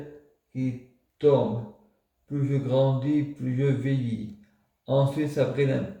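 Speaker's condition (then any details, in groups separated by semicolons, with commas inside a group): Multiple sclerosis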